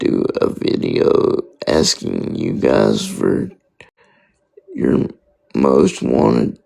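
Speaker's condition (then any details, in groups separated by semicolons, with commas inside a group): Spastic quadriplegic cerebral palsy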